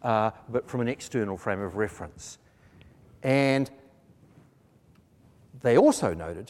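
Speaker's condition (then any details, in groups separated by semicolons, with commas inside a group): No condition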